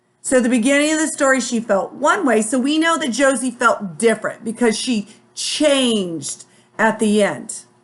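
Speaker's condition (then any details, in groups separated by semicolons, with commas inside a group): No condition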